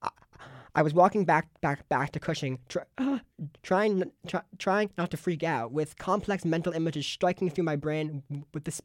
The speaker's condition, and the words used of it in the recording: Stuttering. It means all that I bring to this world, through my stuttering voice and my anxious mind.